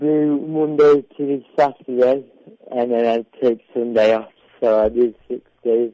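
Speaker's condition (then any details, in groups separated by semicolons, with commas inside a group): Cerebral palsy; walked with walking frame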